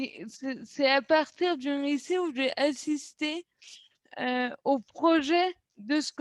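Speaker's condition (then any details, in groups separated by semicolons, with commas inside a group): Cerebral palsy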